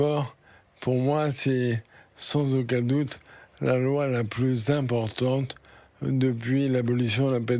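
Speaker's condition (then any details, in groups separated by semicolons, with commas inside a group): Charcot disease (ALS); lost use of legs, arms, hands, declining daily, 1-3 years expected; expects voice loss within days or weeks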